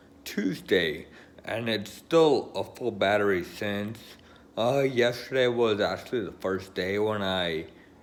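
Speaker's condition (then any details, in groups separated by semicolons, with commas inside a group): Friedreich's ataxia; electric wheelchair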